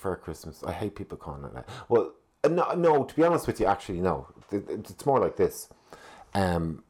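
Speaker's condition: No condition

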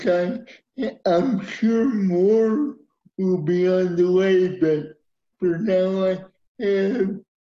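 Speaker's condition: Cerebral palsy; uses wheelchair

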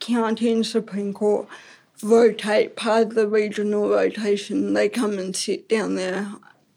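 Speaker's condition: Ataxic cerebral palsy; resuscitated

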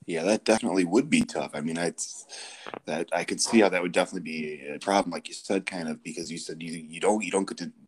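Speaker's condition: No condition

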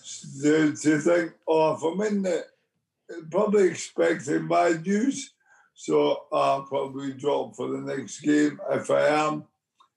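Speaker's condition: Motor neurone disease; speech therapists offered

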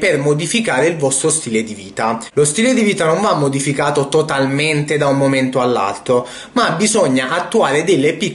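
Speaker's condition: No condition

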